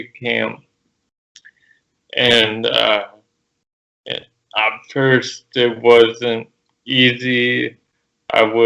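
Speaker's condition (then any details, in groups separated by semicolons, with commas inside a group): Cerebral palsy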